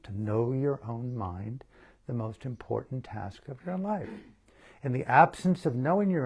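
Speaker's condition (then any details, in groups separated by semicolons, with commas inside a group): No condition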